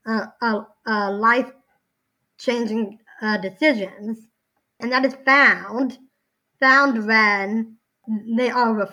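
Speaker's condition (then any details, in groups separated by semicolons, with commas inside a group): Down syndrome; congenital, since birth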